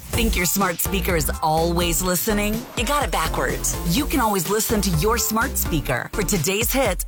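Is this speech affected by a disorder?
No.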